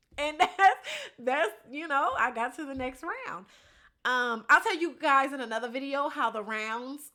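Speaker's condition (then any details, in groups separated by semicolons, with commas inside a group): No condition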